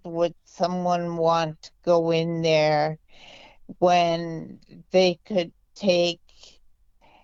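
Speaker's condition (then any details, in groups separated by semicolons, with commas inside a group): Multiple sclerosis; diagnosed at age 17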